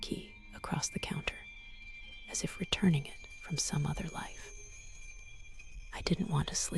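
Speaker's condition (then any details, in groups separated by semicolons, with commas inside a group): No condition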